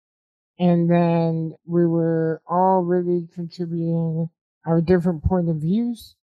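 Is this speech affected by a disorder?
Yes: spinal muscular atrophy type 2; uses microphone as voice-driven beat pad to make music.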